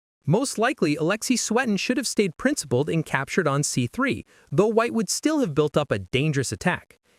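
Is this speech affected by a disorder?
No.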